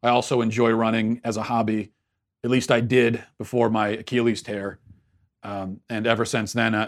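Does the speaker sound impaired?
No.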